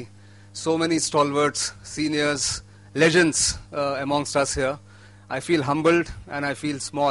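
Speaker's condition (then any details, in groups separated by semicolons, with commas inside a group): No condition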